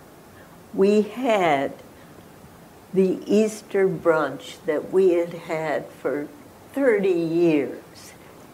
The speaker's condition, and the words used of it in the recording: Spasmodic dysphonia. And that has allowed me to stay on the air for all this time.